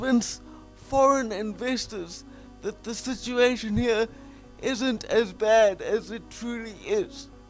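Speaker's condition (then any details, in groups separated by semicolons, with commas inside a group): Quadriplegic cerebral palsy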